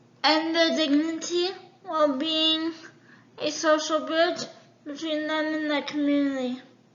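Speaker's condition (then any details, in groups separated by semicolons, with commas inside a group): Cerebral palsy; affects all four limbs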